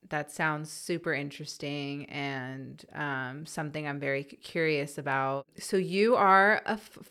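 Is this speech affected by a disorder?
No.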